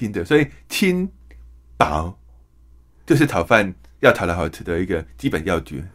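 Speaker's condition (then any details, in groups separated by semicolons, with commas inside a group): Hearing impairment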